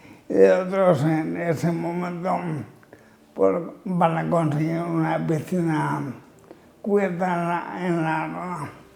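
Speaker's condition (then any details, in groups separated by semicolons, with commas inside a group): Amyotrophic lateral sclerosis (ela)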